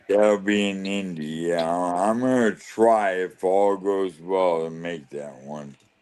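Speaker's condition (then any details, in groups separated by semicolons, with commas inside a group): ALS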